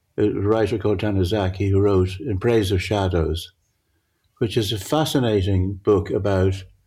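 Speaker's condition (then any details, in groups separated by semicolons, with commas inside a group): Parkinson's; difficulty judging near and far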